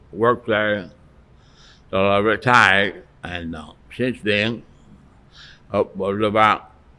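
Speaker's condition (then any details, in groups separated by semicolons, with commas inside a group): Parkinson's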